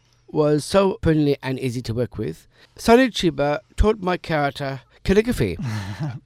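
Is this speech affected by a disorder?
Yes: Down syndrome.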